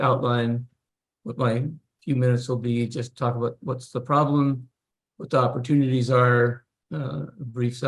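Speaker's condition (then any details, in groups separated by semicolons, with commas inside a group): No condition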